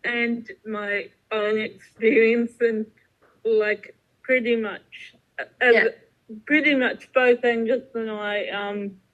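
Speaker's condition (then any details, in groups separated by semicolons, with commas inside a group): Cerebral palsy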